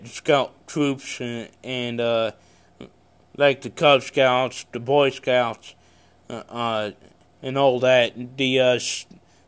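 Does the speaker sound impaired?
Yes: cerebral palsy; congenital.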